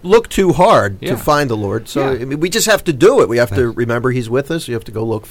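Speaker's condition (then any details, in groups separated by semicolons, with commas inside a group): No condition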